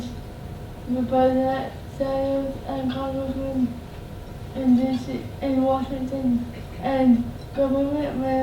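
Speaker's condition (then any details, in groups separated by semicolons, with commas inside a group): Cerebral palsy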